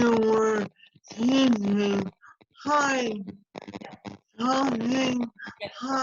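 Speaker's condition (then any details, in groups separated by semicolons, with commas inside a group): ALS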